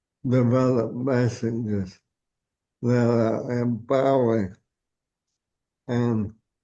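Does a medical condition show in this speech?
Yes: ALS.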